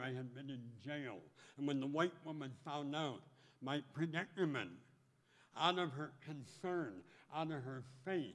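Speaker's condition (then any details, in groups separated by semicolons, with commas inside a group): Speech impediment; taught tongue movement at 12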